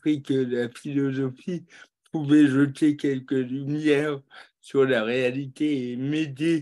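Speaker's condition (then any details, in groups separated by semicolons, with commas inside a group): Cerebral palsy; from birth, cord strangulation, oxygen loss at birth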